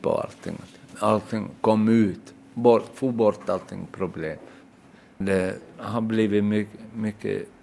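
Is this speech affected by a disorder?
Yes: aphasia after brain injury; hit by car at age seven, no diagnosis given, right hand difficulty, memory gaps; word-finding difficulty, circumlocution, could not speak at first after injury.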